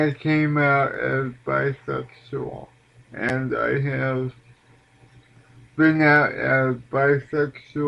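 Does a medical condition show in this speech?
Yes: cerebral palsy.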